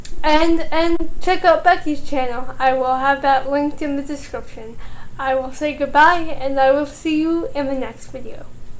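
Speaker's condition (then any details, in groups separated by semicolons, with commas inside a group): Cerebral palsy, mild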